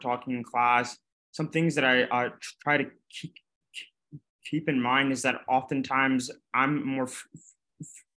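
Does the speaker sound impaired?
Yes: stuttering; stuttering since childhood, expected to persist lifelong; several speech therapy programs gone through, notably at Blank Center, stutters openly; blocks and repetitions; here repeated sounds, repeated words, prolonged sounds.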